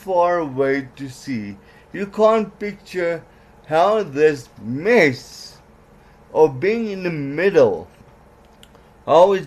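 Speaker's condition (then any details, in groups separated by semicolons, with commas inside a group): Cerebral palsy; worse when mouth tires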